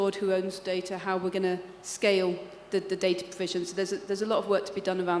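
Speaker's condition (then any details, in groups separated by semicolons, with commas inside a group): No condition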